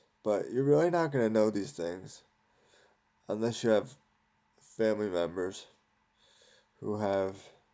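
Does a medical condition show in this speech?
Yes: cerebral palsy.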